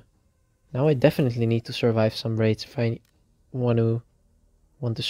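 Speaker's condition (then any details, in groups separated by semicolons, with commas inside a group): No condition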